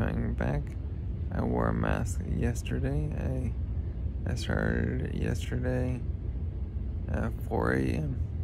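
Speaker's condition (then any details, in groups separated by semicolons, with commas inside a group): Traumatic brain injury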